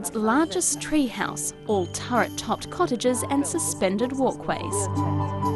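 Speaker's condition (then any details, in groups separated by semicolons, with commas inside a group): No condition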